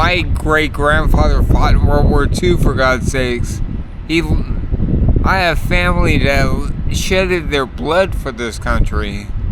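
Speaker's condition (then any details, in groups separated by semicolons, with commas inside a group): Multiple sclerosis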